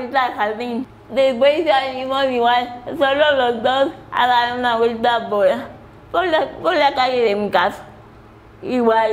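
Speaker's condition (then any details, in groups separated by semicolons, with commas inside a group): Cerebral palsy; birth complication, uses wheelchair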